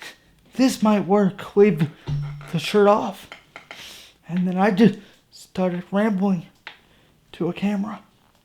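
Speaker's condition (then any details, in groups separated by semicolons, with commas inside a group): Cerebral palsy; from birth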